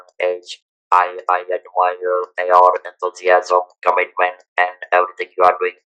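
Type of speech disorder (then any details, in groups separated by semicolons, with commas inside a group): Electrolarynx speech; throat cancer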